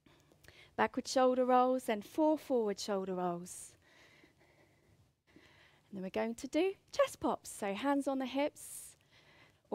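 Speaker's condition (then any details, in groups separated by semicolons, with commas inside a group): No condition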